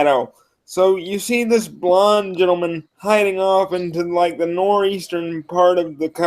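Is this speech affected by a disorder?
No.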